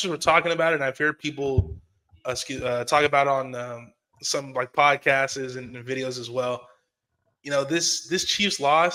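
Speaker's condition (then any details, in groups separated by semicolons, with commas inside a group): No condition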